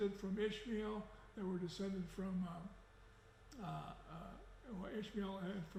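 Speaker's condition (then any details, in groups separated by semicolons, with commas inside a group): No condition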